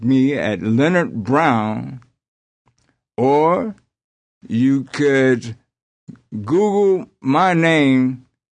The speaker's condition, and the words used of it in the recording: Aphasia. So it's kind of interesting when you're saying you don't hear it as much as when you're just talking, yes.